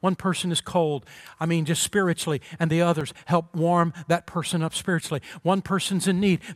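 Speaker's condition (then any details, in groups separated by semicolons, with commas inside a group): No condition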